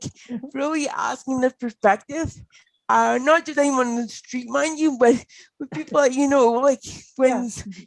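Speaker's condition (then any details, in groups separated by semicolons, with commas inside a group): Cerebral palsy; mainly fine motor and speech, no mobility aids; speech impediment, speaking effortful, voice worse standing, easier seated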